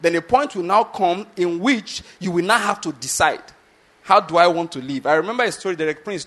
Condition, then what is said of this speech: No condition.